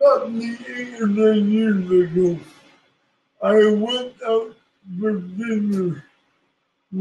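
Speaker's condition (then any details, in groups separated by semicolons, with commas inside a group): Cerebral palsy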